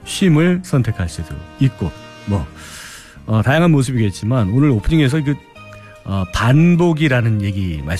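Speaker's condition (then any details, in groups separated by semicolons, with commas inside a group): No condition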